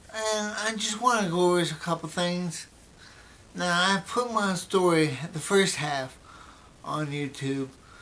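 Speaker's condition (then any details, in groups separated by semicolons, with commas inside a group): Brain injury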